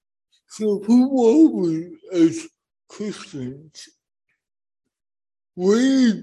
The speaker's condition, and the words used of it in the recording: Cerebral palsy. As he will say, listening to the first 5 minutes, I think I heard you say, is the hardest thing about someone who has a speech impediment.